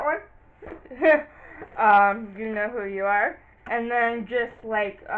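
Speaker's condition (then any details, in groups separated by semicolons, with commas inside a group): Cerebral palsy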